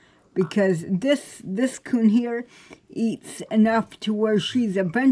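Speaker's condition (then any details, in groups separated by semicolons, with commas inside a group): Cerebral palsy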